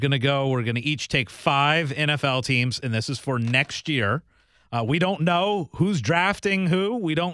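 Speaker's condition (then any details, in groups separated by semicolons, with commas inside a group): No condition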